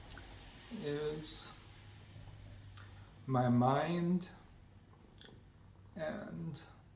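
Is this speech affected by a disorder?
Yes: ALS; onset in legs.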